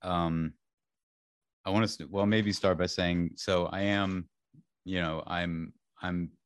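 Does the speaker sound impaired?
No.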